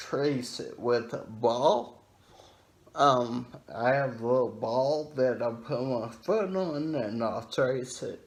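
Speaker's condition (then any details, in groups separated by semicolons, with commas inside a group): Brain injury with dysarthria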